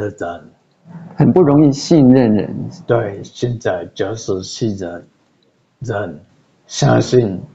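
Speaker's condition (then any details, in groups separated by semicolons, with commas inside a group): Cerebellar atrophy; sudden onset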